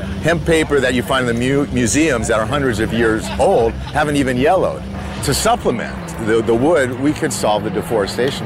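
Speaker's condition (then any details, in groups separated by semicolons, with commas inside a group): No condition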